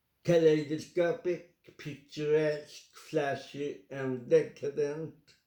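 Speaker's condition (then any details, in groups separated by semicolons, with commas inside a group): Cerebral palsy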